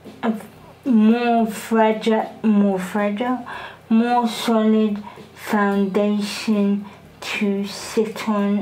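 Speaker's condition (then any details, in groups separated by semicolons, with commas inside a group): Cerebral palsy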